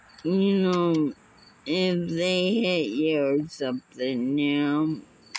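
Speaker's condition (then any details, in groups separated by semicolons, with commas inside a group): Muscular dystrophy; unable to walk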